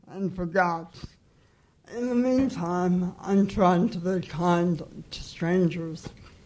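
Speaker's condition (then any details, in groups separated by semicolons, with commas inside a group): Cerebral palsy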